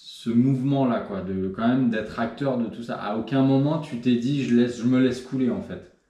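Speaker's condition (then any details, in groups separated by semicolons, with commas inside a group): No condition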